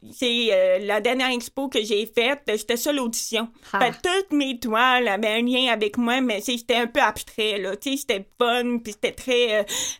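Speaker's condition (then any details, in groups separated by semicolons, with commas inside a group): Profound deafness with cochlear implant, congenital; external magnet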